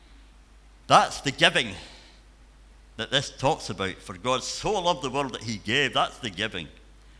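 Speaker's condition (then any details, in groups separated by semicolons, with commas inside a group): Cleft palate and cleft lip; congenital cleft palate and cleft lip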